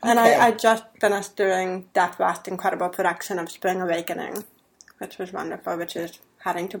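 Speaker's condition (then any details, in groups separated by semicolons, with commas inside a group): Deafness; hears men's voices better than women's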